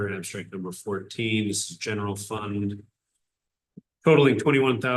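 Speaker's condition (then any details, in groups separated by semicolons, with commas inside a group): No condition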